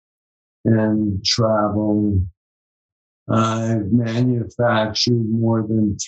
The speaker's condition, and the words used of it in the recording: ALS (motor neuron disease). Please excuse my slurred speech, but that's one of the things that happens with ALS.